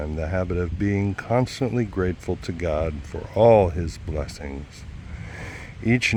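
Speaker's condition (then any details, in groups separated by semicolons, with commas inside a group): No condition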